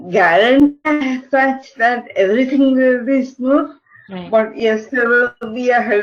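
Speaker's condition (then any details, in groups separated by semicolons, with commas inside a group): Cerebral palsy; mild speech problem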